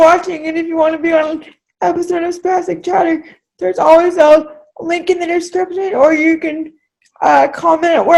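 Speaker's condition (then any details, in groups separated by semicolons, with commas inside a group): Cerebral palsy, spastic, mild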